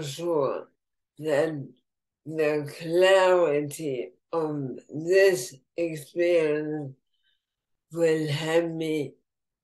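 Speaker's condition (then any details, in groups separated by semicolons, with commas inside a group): ALS, bulbar form, bulbar onset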